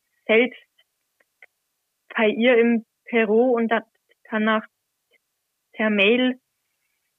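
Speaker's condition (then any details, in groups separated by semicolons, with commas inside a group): Stuttering; covert stuttering, noticed around age 10, hidden until age 21; no longer hiding stuttering, regularly reads gospel or epistle aloud as church lector; reading aloud not stutter-free, anticipates problem words, once hid by word switching and fillers, avoided t-words at school; repeated sounds, blocks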